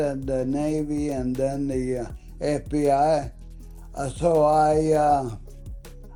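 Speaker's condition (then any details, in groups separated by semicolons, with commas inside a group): ALS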